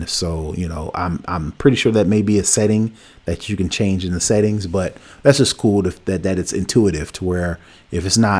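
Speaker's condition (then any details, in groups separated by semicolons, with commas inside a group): No condition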